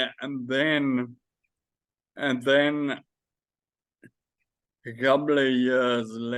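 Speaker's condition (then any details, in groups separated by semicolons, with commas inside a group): Friedreich's ataxia; does voice exercises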